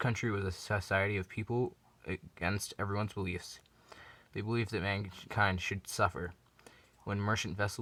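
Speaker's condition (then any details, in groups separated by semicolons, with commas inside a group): No condition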